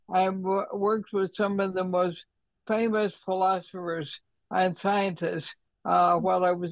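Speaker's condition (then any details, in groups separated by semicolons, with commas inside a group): ALS; hands affected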